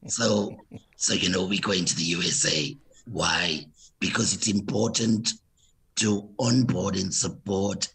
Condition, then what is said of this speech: Laryngectomy. By the way, before this, I used to speak with a Stephen Hawkins voice.